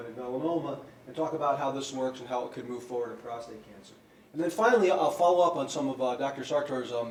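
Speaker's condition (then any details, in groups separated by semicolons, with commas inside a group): No condition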